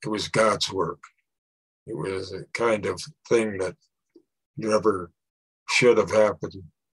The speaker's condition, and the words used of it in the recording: Stroke. I had a stroke slightly before. Okay. And it inhibits my speech.